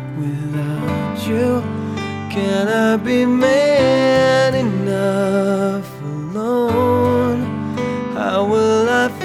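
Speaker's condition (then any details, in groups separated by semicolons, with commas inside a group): No condition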